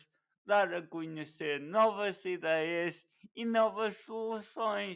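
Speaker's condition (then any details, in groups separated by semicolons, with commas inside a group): Cerebral palsy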